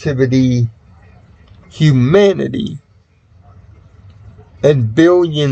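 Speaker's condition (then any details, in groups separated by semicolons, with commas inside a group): Cerebral palsy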